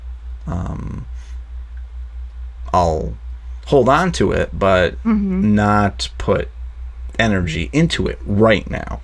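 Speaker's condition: Stuttering; wants more comfort with own stutter, plans daily mindfulness, positive affirmations, speaking with new people; frequent um fillers, word and phrase repetitions; prolonged sounds, blocks

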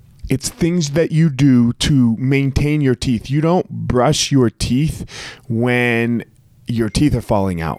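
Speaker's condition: No condition

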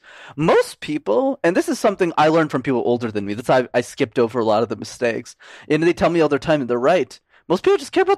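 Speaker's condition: No condition

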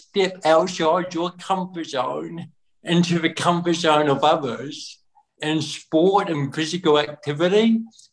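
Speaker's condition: Cerebral palsy; breathing helps relaxation

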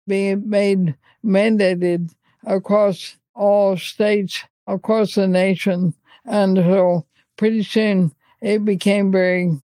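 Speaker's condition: ALS; thinking unaffected

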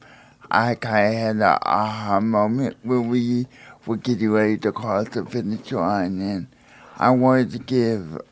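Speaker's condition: Spastic quadriplegia cerebral palsy

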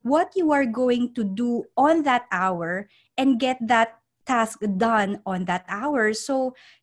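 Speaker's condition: No condition

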